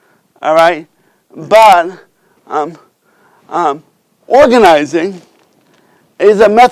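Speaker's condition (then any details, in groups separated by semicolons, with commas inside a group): Cerebral palsy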